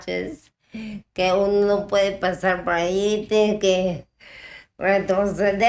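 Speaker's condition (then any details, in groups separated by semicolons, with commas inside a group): Ataxia type 1; speaking and pronunciation problems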